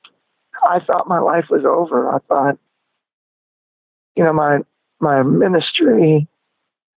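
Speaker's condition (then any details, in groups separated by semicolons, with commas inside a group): Spasmodic dysphonia; voice lost power, progressively weaker, lost vocal control, range shrank high and low, lost singing ability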